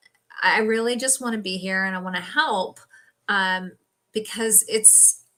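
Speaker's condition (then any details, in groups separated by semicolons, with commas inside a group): No condition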